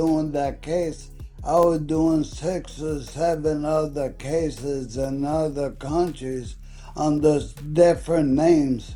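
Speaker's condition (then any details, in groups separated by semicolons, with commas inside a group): ALS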